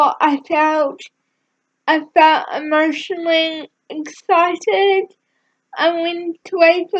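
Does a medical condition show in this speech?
Yes: cerebral palsy.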